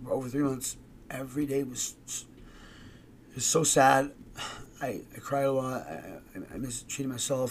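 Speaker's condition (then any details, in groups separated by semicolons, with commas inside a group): Stutter; stutter makes talking take longer; repeated words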